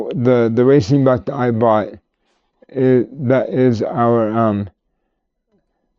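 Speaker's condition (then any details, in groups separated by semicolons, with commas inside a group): Cerebral palsy; tends to mess up words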